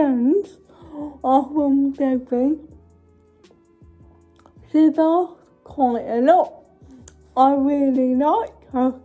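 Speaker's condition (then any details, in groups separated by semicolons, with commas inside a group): Cerebral palsy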